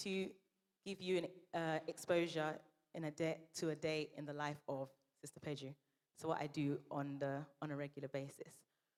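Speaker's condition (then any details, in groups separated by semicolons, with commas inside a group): No condition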